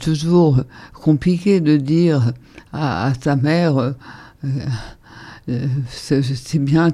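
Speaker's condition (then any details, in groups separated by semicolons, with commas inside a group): ALS (Charcot's disease); breathing difficulties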